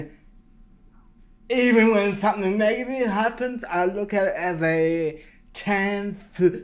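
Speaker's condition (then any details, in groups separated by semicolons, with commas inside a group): Cerebral palsy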